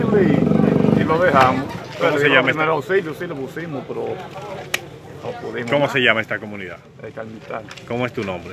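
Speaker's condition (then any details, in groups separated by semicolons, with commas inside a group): No condition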